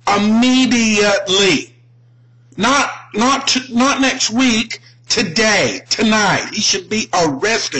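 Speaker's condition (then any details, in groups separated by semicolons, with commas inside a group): No condition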